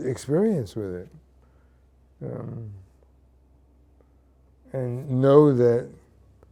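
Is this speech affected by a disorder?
Yes: Parkinson's disease; 16 years since onset, on medication, symptoms fluctuate daily.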